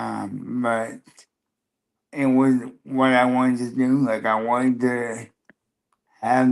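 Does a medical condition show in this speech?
Yes: cerebral palsy, spastic quadriplegia.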